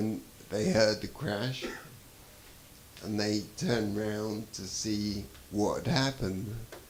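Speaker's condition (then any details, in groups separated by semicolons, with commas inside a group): Traumatic brain injury; hit by car; years after injury, runs half marathons; given breathing support in hospital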